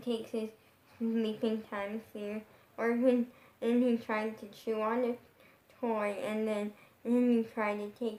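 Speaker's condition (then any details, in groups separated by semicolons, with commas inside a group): Brain injury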